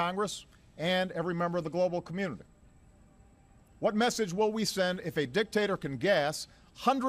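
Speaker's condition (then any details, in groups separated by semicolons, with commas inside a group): No condition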